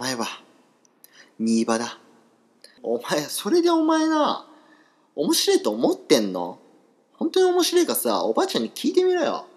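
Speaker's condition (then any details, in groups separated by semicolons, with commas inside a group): No condition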